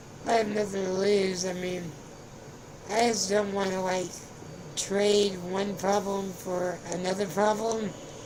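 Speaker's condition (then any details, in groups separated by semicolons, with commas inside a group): Spinal muscular atrophy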